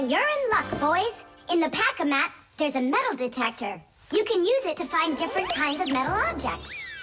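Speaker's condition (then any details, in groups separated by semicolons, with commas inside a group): No condition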